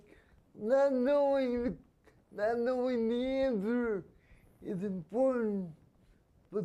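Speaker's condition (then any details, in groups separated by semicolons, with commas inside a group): Spastic quadriplegia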